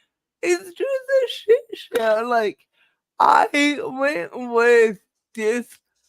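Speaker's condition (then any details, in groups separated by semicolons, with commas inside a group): Cerebral palsy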